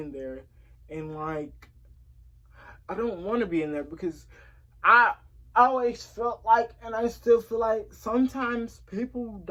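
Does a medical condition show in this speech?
Yes: cerebral palsy; since early childhood.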